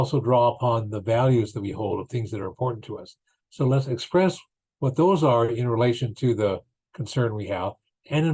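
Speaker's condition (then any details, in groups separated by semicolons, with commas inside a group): No condition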